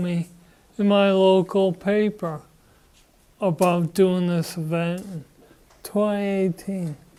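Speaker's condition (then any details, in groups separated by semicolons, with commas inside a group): Parkinson's disease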